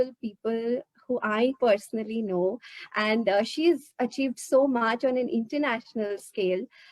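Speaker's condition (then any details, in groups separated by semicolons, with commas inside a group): No condition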